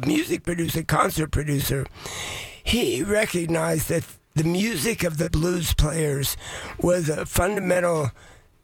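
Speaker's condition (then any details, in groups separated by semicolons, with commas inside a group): Voice changed after vocal cord surgery; likened to Miles Davis after surgery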